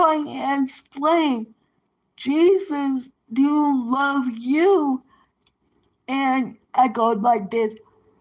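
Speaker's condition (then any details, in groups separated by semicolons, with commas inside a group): Cerebral palsy; present from birth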